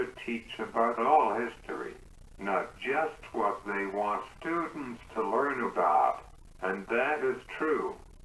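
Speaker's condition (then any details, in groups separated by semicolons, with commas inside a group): Cerebral palsy; uses wheelchair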